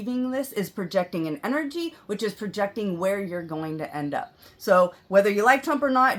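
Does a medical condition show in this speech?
No.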